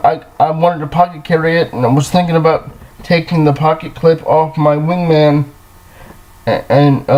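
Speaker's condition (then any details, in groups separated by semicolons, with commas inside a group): Cerebral palsy, spastic diplegia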